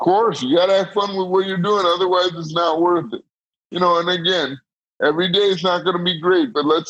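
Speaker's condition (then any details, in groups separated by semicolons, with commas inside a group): Cerebral palsy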